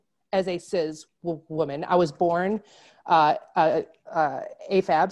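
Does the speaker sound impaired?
Yes: stutter; block on the word husband during interview; h-initial words hard to say, works around stutter; here repeated sounds, prolonged sounds.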